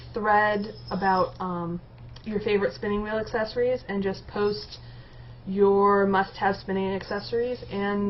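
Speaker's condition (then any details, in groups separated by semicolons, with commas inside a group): No condition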